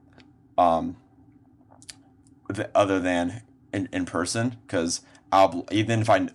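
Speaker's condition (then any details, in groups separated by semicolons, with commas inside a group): Stuttering; stuttering since childhood, first years repeated syllables, later blocking; age 20, cognitive behavioral therapy for stutter-related anxiety, past speech therapy, breathing work; always blocks on own name, fluent stretches then blocks, blocking tied to anxiety; repeated sounds, blocks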